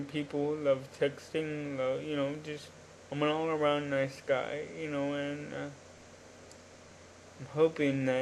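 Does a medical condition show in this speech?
Yes: cerebral palsy.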